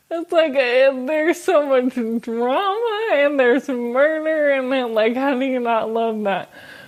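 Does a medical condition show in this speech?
Yes: ALS.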